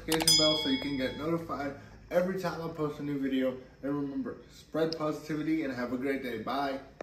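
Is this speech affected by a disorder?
Yes: cerebral palsy; uses wheelchair.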